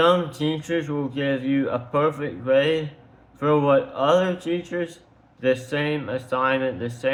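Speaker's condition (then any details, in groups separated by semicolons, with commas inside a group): Tongue cancer surgery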